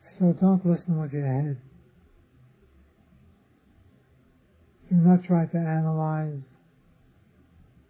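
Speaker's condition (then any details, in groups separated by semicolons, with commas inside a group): Parkinson's disease; others offer remedies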